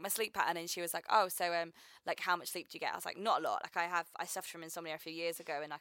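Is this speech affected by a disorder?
No.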